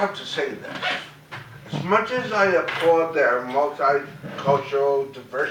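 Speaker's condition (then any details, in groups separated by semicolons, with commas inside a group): Cerebral palsy, mild; mainly affects speech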